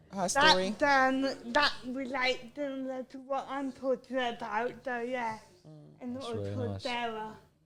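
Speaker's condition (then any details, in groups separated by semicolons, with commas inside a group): Cerebral palsy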